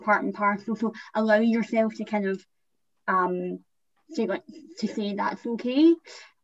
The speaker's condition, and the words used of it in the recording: Cleft palate. Because for example, I can't say S's